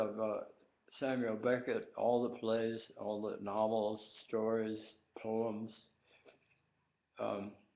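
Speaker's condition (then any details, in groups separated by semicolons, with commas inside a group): Tongue cancer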